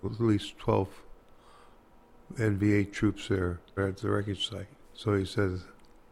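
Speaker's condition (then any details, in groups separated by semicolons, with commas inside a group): Parkinson's disease; hard time walking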